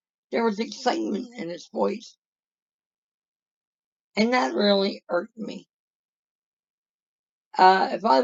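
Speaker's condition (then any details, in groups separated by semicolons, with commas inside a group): Cerebral palsy; voice sound affected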